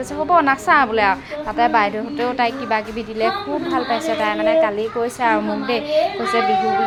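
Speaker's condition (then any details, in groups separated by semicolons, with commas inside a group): No condition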